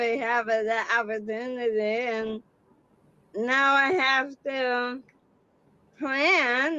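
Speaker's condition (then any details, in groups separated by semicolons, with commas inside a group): Bulbar ALS; bulbar onset; affects vocal cords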